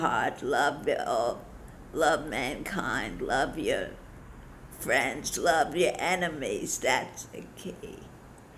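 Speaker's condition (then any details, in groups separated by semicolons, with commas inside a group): Parkinson's disease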